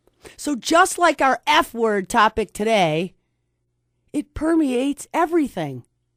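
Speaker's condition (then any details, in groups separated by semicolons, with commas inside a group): No condition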